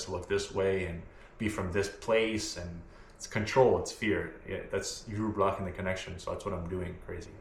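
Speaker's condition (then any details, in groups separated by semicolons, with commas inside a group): No condition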